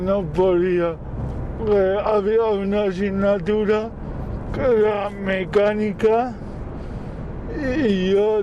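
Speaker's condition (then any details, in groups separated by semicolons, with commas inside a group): Cerebral palsy; from birth, birth complication with forceps delivery, all four limbs affected, muscle atrophy in hands and legs, drives automatic car; age 36; speech slightly affected, some difficulty speaking but understood perfectly, once not understood by phone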